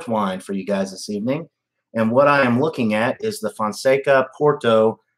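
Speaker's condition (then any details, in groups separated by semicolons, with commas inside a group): No condition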